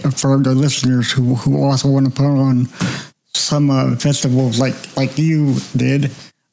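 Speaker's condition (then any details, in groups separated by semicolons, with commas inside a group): Cerebral palsy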